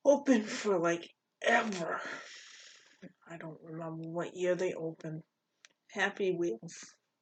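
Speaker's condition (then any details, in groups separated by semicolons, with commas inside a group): Cerebral palsy; poor balance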